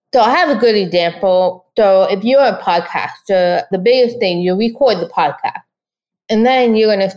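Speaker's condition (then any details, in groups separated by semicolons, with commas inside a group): Deafness; lifelong, cannot use audio-only resources or screen readers; follows conversation via live ai transcription on tablet; speaks unaided, ai transcription needed adapting to own voice, cannot understand own recorded speech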